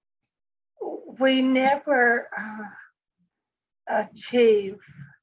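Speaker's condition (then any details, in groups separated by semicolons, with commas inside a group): Speech impediment; speech impediment after stroke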